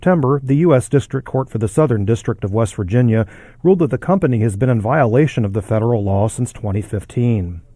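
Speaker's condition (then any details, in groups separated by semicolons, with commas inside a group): No condition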